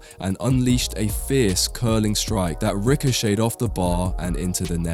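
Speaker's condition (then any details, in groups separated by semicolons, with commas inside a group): No condition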